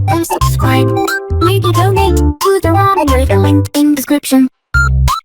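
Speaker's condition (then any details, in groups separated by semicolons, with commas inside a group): No condition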